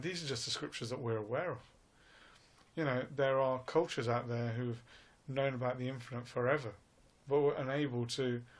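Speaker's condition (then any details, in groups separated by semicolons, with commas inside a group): No condition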